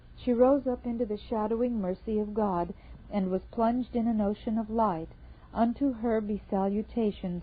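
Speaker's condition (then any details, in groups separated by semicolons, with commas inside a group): No condition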